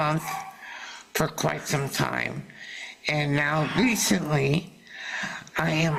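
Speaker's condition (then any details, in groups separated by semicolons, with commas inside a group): Salivary duct carcinoma surgery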